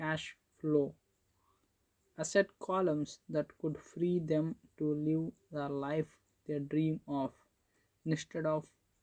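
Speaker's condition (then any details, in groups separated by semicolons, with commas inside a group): No condition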